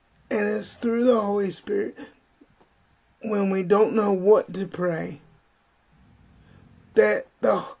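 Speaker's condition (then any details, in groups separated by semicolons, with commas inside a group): Spastic cerebral palsy; uses wheelchair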